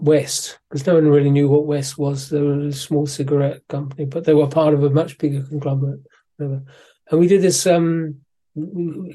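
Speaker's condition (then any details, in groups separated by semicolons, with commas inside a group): Parkinson's disease; physiotherapy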